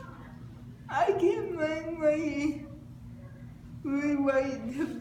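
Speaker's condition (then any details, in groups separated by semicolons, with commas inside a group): Cerebral palsy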